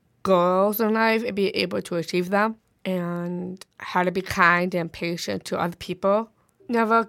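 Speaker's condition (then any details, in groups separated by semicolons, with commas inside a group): Down syndrome; trisomy 21, extra copy of chromosome 21, needs others to speak slowly to hear them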